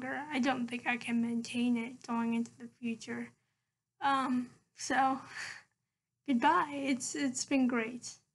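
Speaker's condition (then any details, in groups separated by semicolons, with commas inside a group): Cerebral palsy, mild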